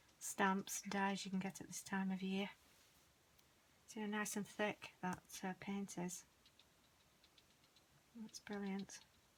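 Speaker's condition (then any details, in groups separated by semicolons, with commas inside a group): No condition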